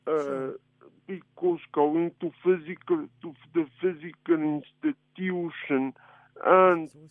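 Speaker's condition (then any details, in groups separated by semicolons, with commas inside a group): Cerebral palsy; affects speed of communication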